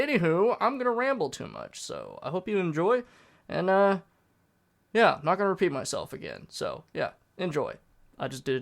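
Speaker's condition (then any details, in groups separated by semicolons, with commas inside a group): No condition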